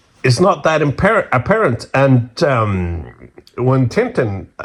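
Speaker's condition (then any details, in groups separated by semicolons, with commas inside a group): No condition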